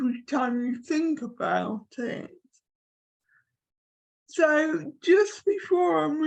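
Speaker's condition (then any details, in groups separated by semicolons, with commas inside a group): Cerebral palsy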